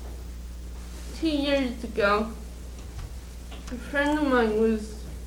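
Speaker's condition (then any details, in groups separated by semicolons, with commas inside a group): Cerebral palsy; foot drop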